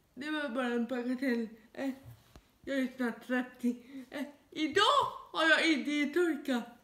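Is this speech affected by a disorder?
Yes: dyskinetic cerebral palsy, severe.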